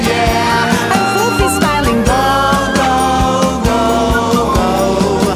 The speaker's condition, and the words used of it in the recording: No condition.